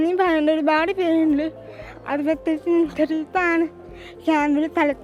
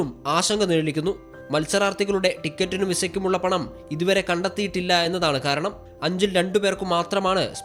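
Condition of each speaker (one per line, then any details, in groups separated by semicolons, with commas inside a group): Cerebral palsy
No condition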